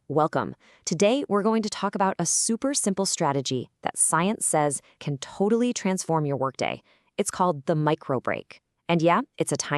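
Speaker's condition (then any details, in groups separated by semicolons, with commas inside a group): No condition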